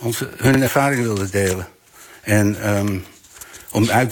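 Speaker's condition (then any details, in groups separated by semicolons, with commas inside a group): Parkinson's disease; diagnosed about 4 years ago, fatigue mainly early years, apathy, poor balance, tendency to fall; about 4 years since diagnosis, medication cocktail working well, symptoms reduced, less fatigue, about 15% of needed brain substance left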